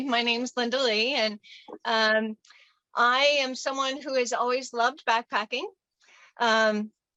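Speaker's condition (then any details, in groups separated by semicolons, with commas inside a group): No condition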